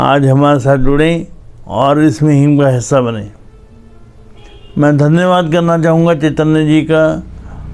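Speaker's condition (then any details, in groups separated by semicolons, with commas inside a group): Cerebral palsy; severely affected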